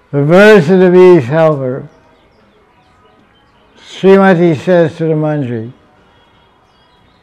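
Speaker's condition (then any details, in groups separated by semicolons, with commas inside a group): Deafness; unsure of microphone volume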